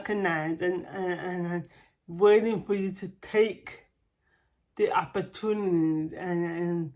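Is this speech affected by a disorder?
Yes: cerebral palsy.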